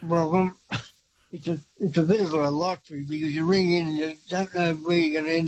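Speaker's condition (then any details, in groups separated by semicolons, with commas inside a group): Parkinson's; sleeps no more than about 4 hours; voice coming in and out on phone, possibly from Parkinson's, changed hands holding phone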